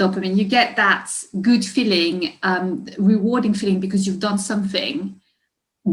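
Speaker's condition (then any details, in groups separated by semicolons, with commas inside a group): No condition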